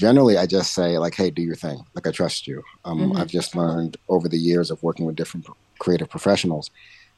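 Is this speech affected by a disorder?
No.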